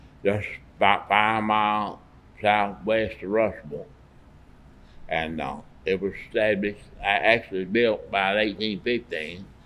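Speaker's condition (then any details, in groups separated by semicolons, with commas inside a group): Parkinson's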